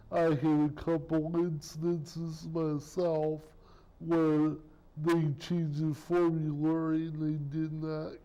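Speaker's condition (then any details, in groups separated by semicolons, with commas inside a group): Cerebral palsy; speech impairment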